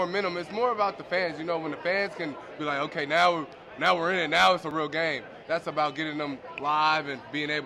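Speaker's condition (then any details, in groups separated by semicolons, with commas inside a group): No condition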